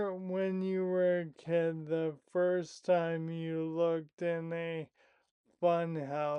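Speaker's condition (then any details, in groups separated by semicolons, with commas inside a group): Primary lateral sclerosis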